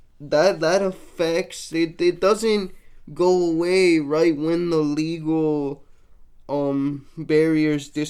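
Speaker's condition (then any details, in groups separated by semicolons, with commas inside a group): Cerebral palsy, mixed, mild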